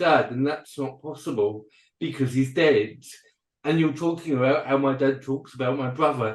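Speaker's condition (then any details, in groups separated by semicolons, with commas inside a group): Cerebral palsy and dyspraxia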